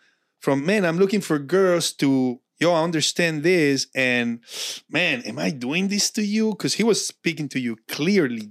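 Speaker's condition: No condition

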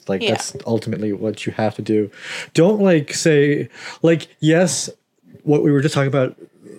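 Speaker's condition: Stutter; stutter present since at least high school; repeated sounds

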